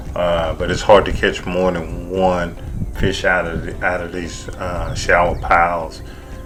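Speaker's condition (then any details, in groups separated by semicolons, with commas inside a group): No condition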